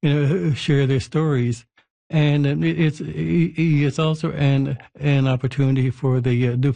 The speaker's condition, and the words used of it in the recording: Stuttering. The primary characteristic is what I'm doing now, and that's repetitions, prolongations, and blocks.